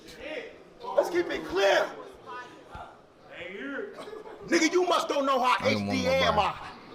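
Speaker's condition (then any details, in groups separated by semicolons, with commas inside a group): No condition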